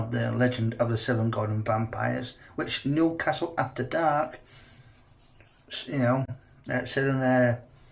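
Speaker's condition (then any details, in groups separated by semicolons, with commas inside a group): No condition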